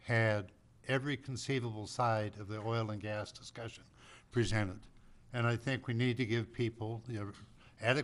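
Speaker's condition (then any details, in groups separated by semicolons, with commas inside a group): No condition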